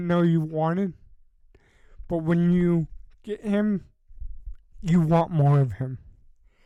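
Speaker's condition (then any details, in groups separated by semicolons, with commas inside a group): Cerebral palsy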